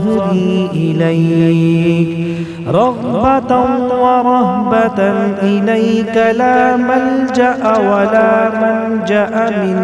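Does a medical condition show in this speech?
No.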